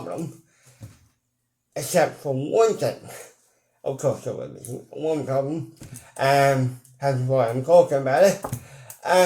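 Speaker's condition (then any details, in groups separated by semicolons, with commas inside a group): Cerebral palsy; mild, ataxic type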